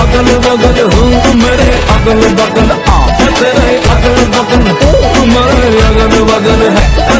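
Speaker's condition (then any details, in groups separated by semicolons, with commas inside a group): No condition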